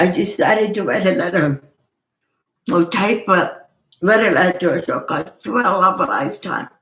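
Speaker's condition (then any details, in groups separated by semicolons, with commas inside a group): Cerebral palsy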